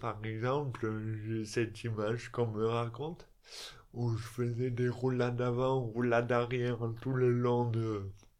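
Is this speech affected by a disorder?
Yes: dystonia; elocution difficulties.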